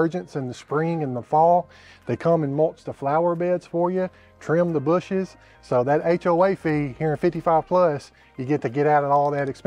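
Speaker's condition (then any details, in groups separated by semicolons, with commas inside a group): No condition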